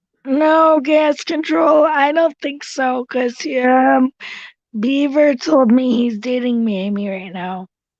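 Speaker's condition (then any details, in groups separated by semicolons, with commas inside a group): Cerebral palsy; tracheotomy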